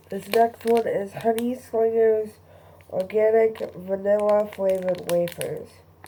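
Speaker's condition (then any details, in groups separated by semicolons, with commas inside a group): Cerebral palsy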